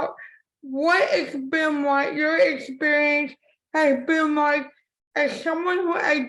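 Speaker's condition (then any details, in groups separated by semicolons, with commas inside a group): Cerebral palsy; from birth; impaired speech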